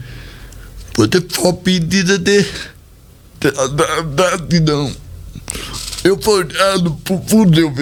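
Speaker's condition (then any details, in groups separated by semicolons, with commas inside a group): Cerebral palsy; speech not normal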